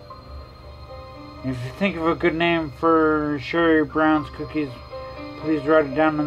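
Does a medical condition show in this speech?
Yes: traumatic brain injury.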